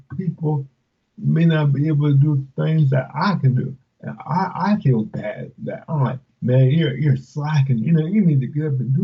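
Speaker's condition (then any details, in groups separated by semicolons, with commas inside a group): Cerebral palsy; affects speech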